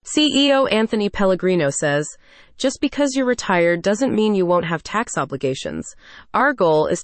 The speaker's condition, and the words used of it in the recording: No condition.